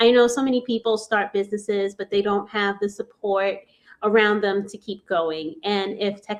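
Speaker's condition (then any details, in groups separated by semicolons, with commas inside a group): No condition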